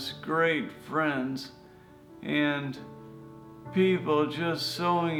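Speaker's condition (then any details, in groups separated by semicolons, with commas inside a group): ALS; throat and facial muscles affected, slurred speech, needs interpreter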